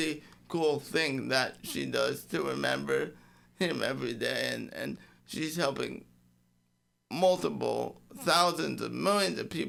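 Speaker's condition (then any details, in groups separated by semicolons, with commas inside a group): Cerebral palsy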